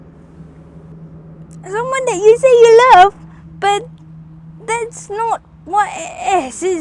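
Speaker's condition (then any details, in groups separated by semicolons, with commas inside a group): Cerebral palsy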